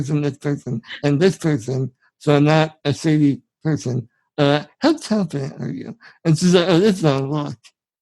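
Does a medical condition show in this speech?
Yes: spinal muscular atrophy; genetic, from birth.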